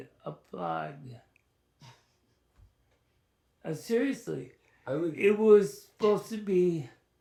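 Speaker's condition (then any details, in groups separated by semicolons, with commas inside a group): ALS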